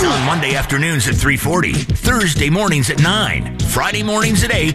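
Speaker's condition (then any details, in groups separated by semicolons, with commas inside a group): No condition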